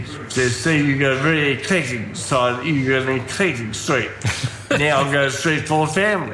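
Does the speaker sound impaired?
Yes: ataxia from brain damage; acquired cerebellar brain damage at university, pelvic fractures, internal injuries, 2 years hospital, rehab, physio, speech therapy; slurred voice, often taken for drunk.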